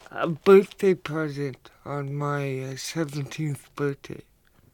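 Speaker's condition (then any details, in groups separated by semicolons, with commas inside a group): Cerebral palsy; limited coordination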